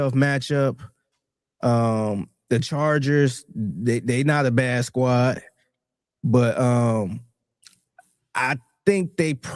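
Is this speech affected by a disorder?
No.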